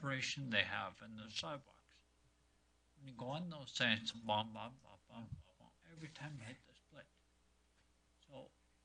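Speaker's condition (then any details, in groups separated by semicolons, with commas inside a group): Multiple sclerosis; affecting speech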